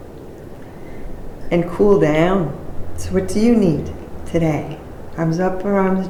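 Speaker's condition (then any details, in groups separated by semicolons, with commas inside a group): No condition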